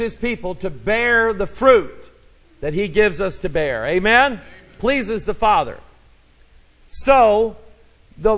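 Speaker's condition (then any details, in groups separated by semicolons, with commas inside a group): No condition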